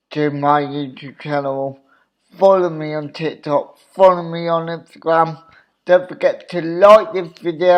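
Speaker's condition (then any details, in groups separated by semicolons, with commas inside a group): Cerebral palsy; obvious speech impediment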